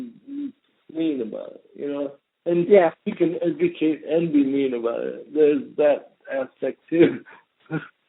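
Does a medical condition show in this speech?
Yes: cerebral palsy; present since birth.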